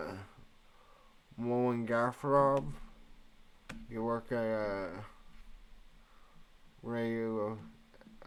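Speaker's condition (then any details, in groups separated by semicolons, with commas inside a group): Cerebral palsy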